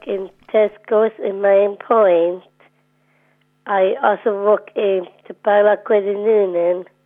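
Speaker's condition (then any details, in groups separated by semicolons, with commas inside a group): Down syndrome; 29 years old; sounds happy and bubbly per host, mostly short answers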